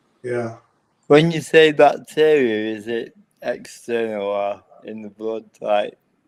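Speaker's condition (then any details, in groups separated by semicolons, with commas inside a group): Cerebral palsy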